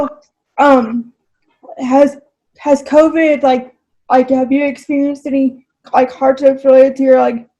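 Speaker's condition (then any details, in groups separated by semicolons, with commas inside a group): Cerebral palsy; since birth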